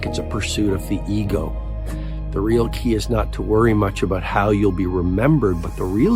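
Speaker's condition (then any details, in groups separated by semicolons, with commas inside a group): No condition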